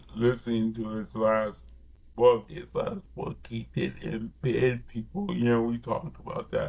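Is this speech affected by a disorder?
Yes: cerebral palsy.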